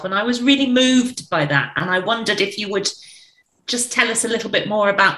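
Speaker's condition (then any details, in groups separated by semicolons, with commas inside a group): No condition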